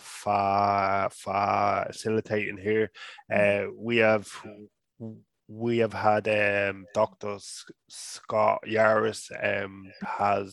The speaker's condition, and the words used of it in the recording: Stuttering. I don't really have a choice as in if I'm going to stutter, but I really do have a choice in how I stutter as well.